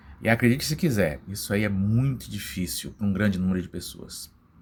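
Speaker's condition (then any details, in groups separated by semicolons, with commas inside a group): No condition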